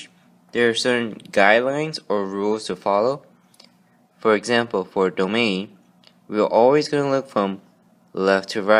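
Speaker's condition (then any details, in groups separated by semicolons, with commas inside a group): No condition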